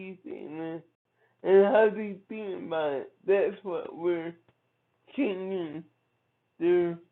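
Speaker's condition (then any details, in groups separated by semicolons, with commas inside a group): Cerebral palsy; from birth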